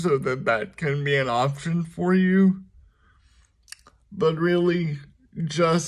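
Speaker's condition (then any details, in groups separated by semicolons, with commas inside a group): Cerebral palsy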